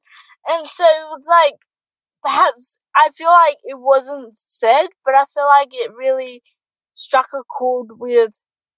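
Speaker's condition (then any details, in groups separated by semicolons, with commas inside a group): Cerebral palsy; congenital cerebral palsy, born in New Zealand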